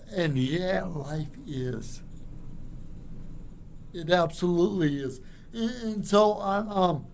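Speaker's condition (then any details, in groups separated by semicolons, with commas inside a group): Cerebral palsy; from birth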